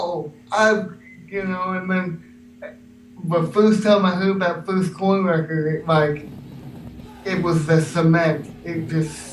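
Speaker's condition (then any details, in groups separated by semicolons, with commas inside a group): Cerebral palsy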